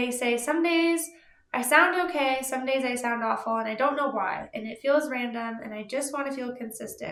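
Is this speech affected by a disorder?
No.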